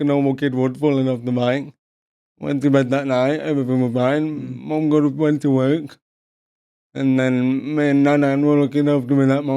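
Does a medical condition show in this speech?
Yes: paralysis after childhood accident.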